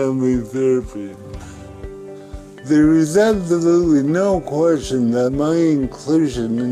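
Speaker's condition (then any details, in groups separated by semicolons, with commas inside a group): Cerebral palsy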